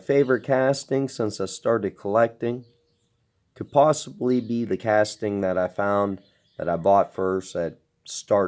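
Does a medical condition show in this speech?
No.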